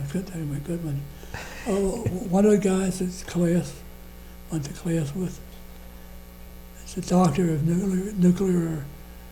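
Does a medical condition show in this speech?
Yes: Parkinson's disease.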